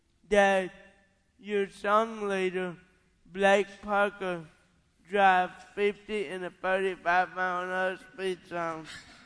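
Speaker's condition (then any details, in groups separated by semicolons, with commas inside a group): Cerebral palsy; onset about 30 to 40 days after birth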